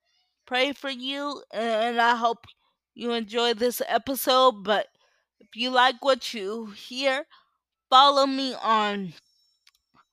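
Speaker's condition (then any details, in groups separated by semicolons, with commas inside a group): Cerebral palsy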